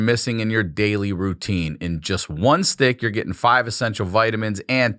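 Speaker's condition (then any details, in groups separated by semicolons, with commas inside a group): No condition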